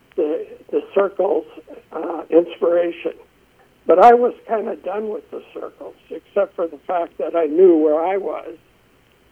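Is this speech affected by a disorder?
Yes: essential tremor.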